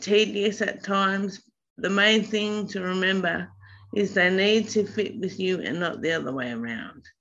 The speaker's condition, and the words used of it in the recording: Stroke. A little bit of slurred speech, not very obvious,